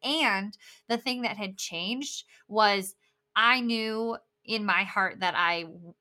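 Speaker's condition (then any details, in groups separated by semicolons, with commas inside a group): Bilateral cleft lip and palate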